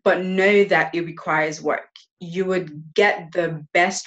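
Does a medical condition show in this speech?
Yes: stuttering; sometimes intense blocks, getting stuck; after 3-month program with Michael Williams, pausing and breathing techniques, improving in English and Spanish; before program: sometimes intense blocks, stuck on own name, nervous in new speaking situations; here blocks.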